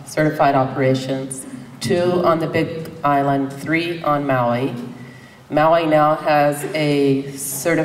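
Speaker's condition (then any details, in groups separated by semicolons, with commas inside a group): No condition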